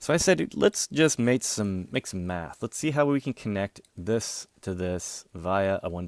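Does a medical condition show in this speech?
No.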